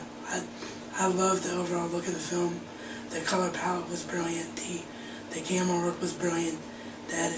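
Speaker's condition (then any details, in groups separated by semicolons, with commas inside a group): Cerebral palsy; wheelchair bound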